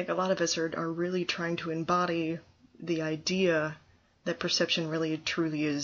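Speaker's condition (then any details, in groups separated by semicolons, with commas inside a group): No condition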